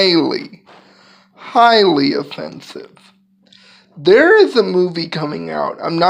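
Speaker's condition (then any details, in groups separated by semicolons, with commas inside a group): Cerebral palsy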